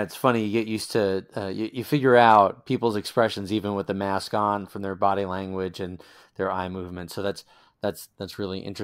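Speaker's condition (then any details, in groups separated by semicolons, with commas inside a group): No condition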